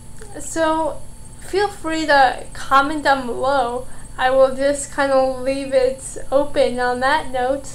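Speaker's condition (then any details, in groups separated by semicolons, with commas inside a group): Cerebral palsy, mild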